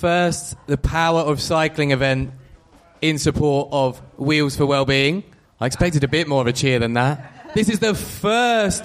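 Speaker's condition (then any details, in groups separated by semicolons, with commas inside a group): No condition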